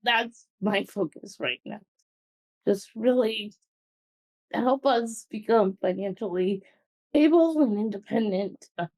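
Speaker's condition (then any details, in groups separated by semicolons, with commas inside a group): Cerebral palsy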